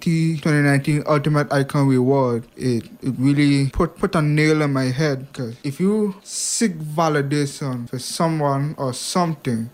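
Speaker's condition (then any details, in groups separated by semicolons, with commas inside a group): Hearing impairment; past speech impediment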